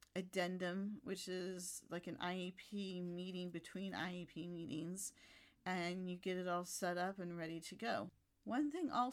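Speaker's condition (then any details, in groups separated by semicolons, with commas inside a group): No condition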